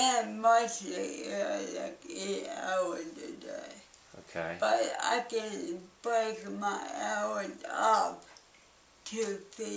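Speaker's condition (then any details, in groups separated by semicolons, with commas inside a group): Cerebral palsy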